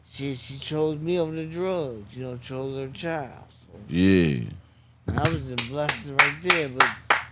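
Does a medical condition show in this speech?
Yes: traumatic brain injury; assault at 19, left side slowed, stroke-like, prior coma; about 29 years since injury, walking again; needs prompting to project voice.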